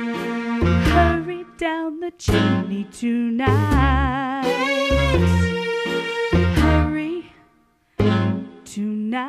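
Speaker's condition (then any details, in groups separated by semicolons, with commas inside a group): No condition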